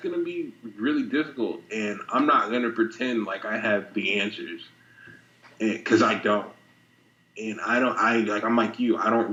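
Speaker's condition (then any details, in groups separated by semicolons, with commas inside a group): No condition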